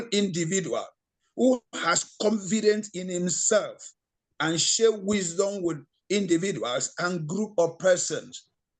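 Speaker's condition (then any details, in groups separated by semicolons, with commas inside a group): No condition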